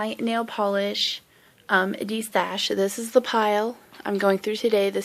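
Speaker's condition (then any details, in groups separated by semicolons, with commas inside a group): No condition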